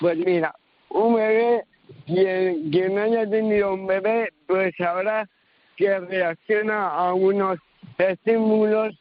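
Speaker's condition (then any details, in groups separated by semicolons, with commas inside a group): Cerebral palsy; diagnosed years later after MRI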